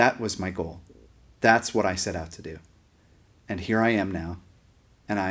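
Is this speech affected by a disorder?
No.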